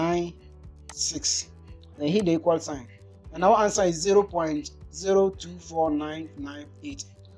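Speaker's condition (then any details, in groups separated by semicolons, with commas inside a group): No condition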